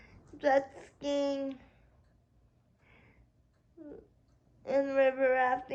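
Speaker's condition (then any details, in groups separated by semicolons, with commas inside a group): Cerebral palsy; spastic quadriplegia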